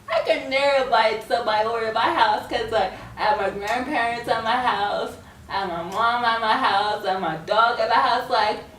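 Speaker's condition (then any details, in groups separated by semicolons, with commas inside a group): Cerebral palsy; scoliosis, spine and leg surgery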